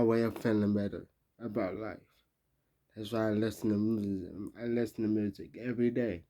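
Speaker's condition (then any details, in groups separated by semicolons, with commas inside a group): Traumatic brain injury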